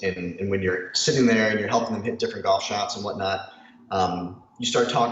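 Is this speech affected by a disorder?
No.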